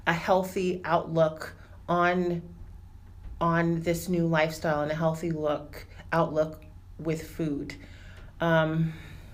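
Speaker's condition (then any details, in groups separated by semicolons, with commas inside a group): No condition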